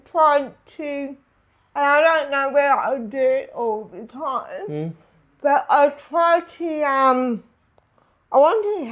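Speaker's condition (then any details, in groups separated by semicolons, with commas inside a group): Disability affecting speech; cerebral palsy from birth, affects body; about 46 years since birth; voice and speech affected, speech therapy from age one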